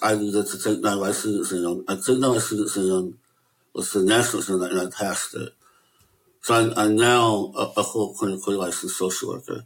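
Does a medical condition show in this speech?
Yes: Möbius syndrome; lifelong rare disability, no facial expressions, no facial nerve control, cannot smile or frown, affects hearing and eyesight; incomplete lip closure, certain letters hard to pronounce, not understood by everybody.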